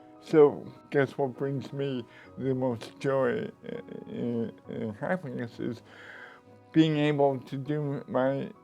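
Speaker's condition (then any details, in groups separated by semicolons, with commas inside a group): Cerebral palsy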